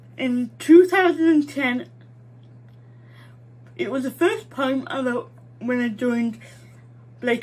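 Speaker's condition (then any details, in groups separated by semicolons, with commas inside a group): Cerebral palsy; mild, present from birth; struggles with speech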